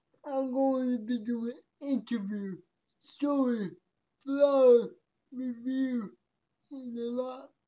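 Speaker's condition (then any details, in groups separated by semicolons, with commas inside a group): Cerebral palsy; speech affected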